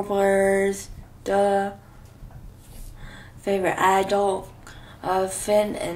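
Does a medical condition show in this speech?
Yes: cerebral palsy.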